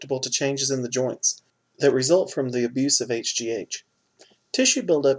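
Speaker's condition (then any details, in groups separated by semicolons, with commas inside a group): No condition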